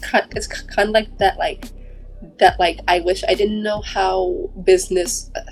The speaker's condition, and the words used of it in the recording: Stuttering. And then there are people like me who stutter all the time, and it's just be